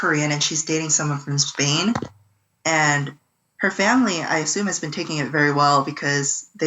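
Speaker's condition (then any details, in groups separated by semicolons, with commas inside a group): No condition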